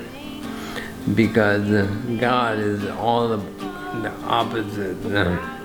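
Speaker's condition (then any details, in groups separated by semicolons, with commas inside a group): ALS; still mobile; affects speech and breathing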